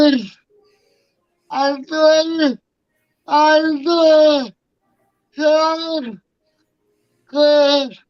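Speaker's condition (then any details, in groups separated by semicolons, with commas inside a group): Cerebral palsy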